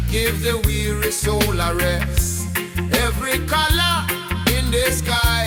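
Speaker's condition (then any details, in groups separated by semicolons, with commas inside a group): No condition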